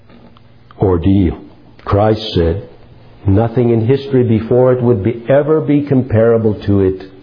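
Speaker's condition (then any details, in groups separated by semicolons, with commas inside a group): No condition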